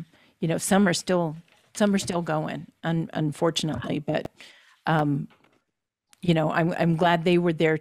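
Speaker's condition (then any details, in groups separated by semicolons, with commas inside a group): No condition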